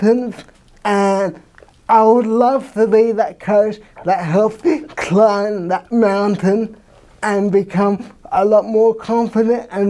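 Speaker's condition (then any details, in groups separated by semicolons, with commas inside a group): Cerebral palsy; from birth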